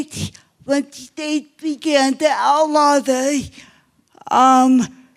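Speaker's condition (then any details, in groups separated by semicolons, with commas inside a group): Cerebral palsy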